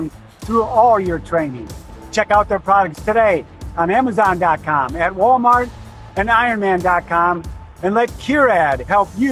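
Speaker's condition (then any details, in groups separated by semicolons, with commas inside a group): No condition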